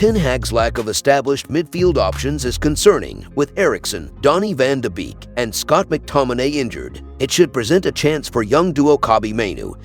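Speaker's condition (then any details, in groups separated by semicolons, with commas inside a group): No condition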